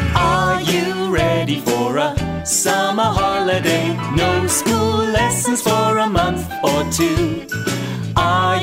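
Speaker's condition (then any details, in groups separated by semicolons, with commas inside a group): No condition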